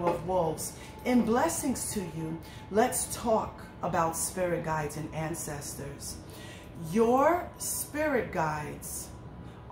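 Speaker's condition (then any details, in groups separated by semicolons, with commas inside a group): No condition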